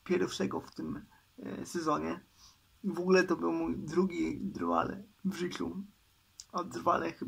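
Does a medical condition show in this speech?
Yes: cerebral palsy; uses wheelchair.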